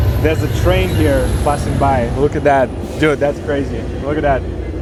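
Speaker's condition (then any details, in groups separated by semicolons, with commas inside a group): No condition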